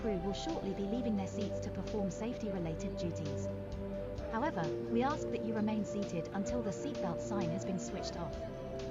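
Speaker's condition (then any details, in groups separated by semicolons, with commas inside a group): No condition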